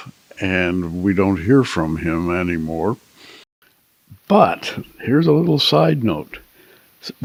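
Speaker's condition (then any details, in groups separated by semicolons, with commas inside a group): No condition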